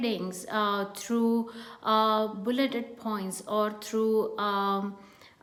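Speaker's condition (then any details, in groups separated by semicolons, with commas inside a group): No condition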